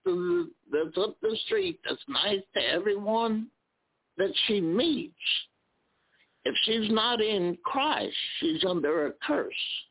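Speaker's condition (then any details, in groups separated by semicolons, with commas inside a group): Spasmodic dysphonia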